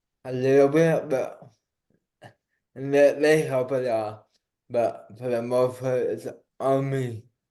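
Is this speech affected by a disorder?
Yes: cerebral palsy; diagnosed after cardiac arrest.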